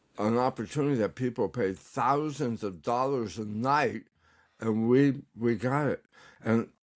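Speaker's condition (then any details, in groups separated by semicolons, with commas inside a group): Tongue cancer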